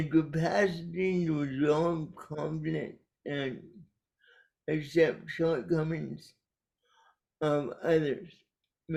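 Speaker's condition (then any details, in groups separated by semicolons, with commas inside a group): Cerebral palsy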